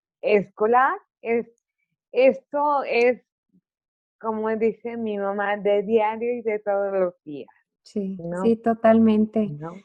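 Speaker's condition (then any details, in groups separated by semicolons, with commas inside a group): Cerebral palsy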